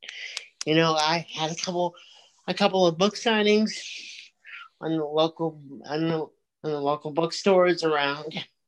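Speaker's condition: Cerebral palsy; multiple surgeries since infancy

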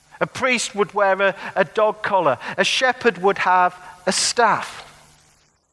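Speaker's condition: No condition

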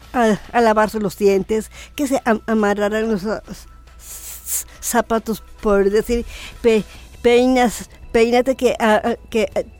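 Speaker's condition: Down syndrome; adult woman

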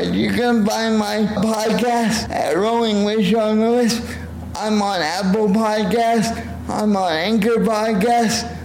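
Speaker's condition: Cerebral palsy; spastic quadriplegic cerebral palsy, all four limbs affected, electric wheelchair since age six, age 38; no longer in speech therapy; sometimes a little different, easy to understand, much speech therapy when younger helped

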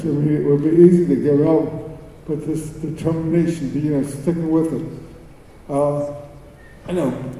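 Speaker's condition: Cerebral palsy; speech

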